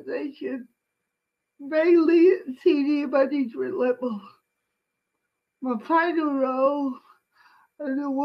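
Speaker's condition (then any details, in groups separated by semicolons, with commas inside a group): Cerebral palsy; speech impediment, speaks slowly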